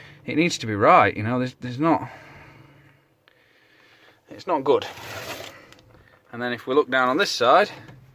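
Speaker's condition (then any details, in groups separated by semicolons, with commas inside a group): No condition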